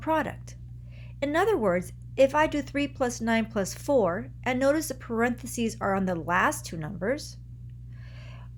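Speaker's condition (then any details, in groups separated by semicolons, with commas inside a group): No condition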